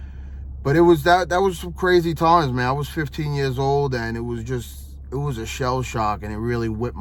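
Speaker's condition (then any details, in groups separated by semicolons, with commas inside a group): No condition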